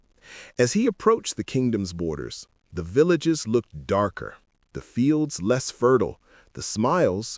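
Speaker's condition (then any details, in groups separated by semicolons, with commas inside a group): No condition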